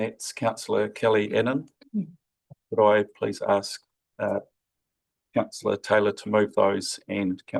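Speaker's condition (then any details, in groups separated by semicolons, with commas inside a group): No condition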